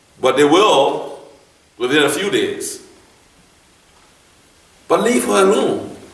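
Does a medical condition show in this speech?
No.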